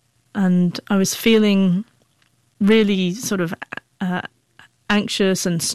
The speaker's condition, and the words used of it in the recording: Stuttering. It's not psychological, you know, it's brain function.